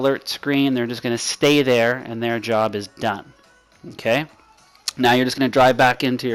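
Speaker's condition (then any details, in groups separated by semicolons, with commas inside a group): No condition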